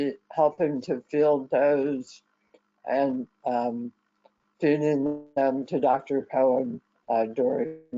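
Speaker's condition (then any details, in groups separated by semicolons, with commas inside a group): Head and neck cancer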